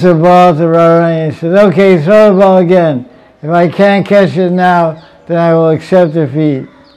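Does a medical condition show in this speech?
Yes: deafness; unsure of microphone volume, asks audience whether heard, finds sound way too loud.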